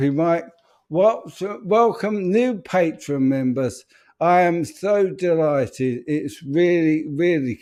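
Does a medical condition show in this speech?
Yes: ALS; speech.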